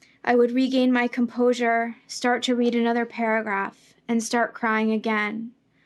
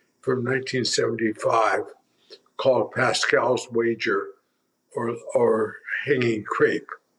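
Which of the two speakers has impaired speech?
The second: primary lateral sclerosis; tongue, voice, left side involvement, left arm spasticity; progressive, worsening weekly, wheelchair much of time, new medications; voice fatigue worsening, voice exercises, starting liquid swallowing difficulty.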